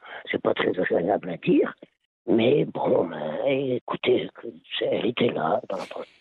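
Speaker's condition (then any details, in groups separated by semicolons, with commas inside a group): Laryngeal cancer; later lung cancer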